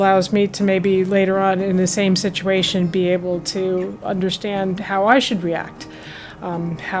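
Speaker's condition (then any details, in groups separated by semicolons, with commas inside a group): No condition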